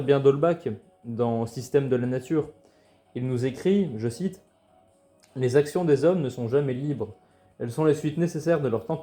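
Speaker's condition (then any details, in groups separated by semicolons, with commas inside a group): No condition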